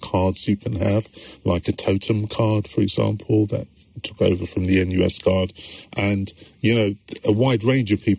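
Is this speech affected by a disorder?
No.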